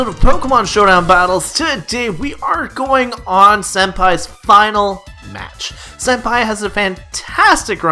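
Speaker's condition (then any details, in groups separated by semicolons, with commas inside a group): No condition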